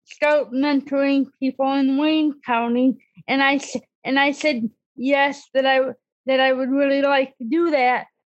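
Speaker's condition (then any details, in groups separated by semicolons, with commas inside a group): Cerebral palsy; disability since childhood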